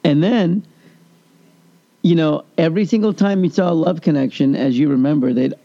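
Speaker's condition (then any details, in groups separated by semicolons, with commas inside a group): No condition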